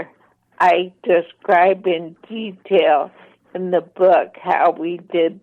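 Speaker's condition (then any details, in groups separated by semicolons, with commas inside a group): ALS, mild; voice slightly impaired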